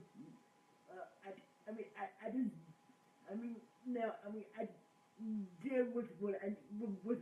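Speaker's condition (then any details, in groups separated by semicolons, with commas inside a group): Cerebral palsy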